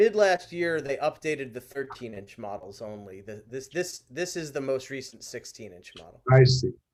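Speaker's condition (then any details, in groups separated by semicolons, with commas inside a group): No condition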